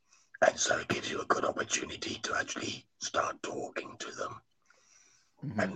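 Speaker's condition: Laryngectomy after cancer; cancer survivor

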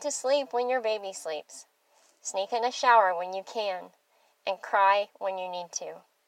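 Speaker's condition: Bilateral cleft lip and palate; congenital; without partial air escapes to nasal passage, mushy unclear speech, could not roll r's, now improved

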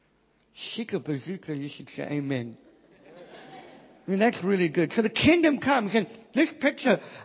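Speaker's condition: Cleft palate, Pierre Robin syndrome; hated own voice until about age 28

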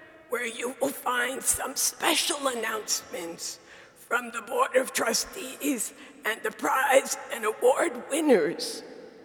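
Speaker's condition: Dysphonia; diagnosed dysphonia; not painful; compromised vocal ability, self-described sultry voice, still able to speak

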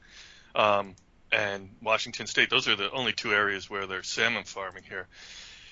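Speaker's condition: No condition

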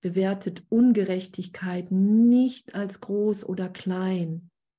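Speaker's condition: No condition

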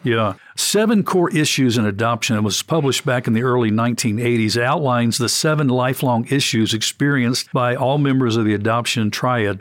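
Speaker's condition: No condition

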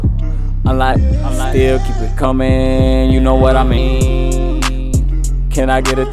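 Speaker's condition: No condition

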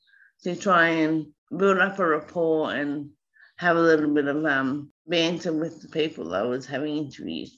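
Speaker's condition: Slurred speech after brainstem stroke; brainstem stroke at 26, initially unable to move below eyes, 7.5 months rehab, 3 hospitals; mild slurred speech, right elbow cannot straighten properly, left-side coordination issues; initially unable to talk, relearned speech, now mild slurring, not very obvious

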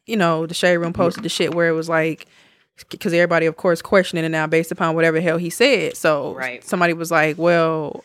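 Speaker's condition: No condition

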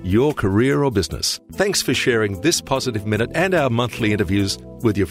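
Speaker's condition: No condition

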